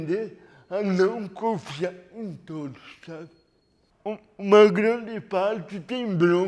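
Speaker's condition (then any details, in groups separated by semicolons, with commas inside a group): Cerebral palsy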